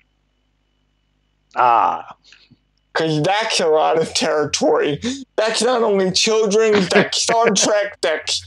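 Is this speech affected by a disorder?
Yes: cerebral palsy.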